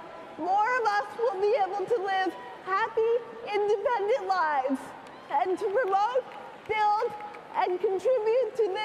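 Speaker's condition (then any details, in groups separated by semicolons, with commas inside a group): Cerebral palsy, spastic quadriplegia; spastic quadriplegia, premature birth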